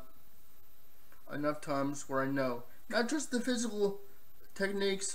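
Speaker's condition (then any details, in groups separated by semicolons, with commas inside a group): Cerebral palsy, spastic diplegia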